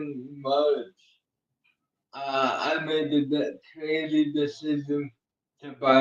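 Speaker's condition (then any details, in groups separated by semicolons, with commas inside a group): Cerebral palsy; uses one hand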